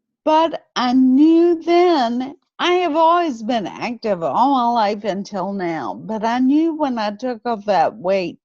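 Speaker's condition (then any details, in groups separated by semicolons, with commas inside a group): Friedreich's ataxia; metabolic component, likened to MS combined with ALS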